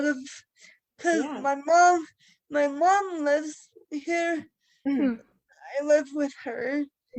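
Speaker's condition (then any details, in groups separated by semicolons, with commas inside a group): Cerebral palsy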